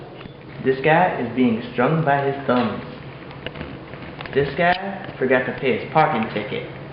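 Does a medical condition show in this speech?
No.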